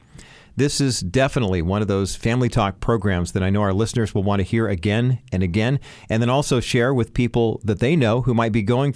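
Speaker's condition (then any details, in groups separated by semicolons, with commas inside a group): No condition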